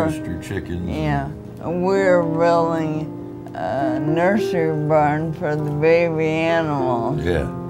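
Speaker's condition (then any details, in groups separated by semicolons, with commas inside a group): ALS; leg braces to stand, needs help with daily care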